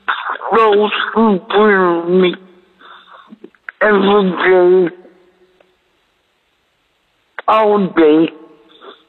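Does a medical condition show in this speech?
Yes: facial dystonia; very painful.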